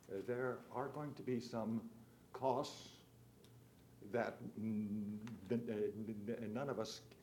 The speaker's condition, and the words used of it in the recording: Stuttering. You're going to have to forgive me just a little bit. I stutter.